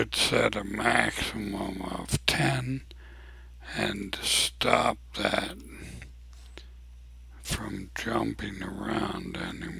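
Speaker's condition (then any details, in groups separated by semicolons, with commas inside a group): ALS; abnormally slow voice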